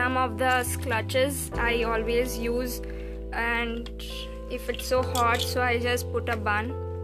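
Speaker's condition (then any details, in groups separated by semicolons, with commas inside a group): No condition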